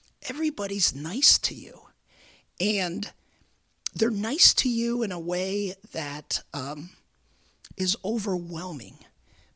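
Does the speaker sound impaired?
Yes: repeated vocal cord surgery; 19 vocal cord surgeries, 25 surgeries total, Hodgkin's lymphoma diagnosed at age 36, cancer three times.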